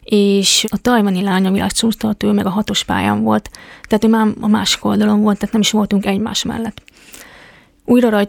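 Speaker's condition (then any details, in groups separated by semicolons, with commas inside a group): Deafness; congenital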